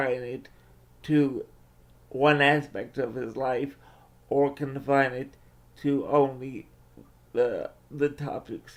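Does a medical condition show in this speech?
Yes: cerebral palsy.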